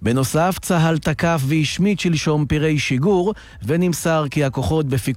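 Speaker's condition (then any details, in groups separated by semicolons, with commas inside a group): No condition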